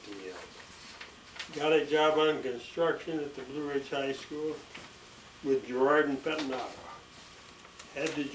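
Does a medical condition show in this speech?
Yes: ALS.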